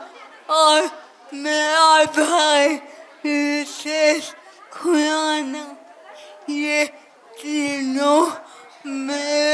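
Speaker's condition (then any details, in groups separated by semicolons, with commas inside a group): Cerebral palsy; affects hand movements; speech not clear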